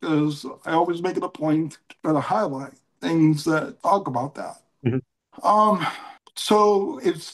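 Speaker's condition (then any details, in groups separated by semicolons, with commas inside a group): Cerebral palsy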